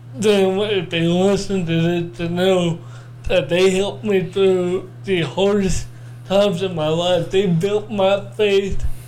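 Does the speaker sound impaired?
Yes: cerebral palsy; born not breathing.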